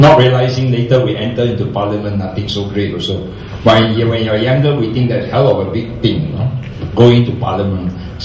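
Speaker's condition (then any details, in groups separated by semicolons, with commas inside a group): No condition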